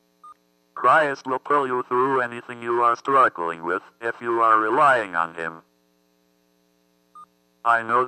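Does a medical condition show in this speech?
Yes: athetoid cerebral palsy; thumb surgery.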